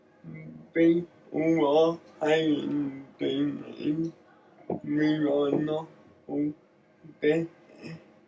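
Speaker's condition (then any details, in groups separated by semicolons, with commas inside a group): Cerebral palsy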